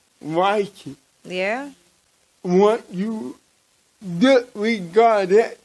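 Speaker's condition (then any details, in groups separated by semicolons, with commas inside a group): Cerebral palsy; from birth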